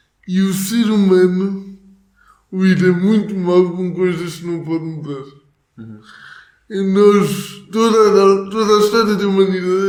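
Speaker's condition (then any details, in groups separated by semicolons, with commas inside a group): Cerebral palsy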